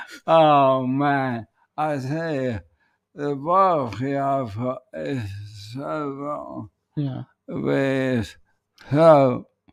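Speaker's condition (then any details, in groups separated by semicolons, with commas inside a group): ALS; speech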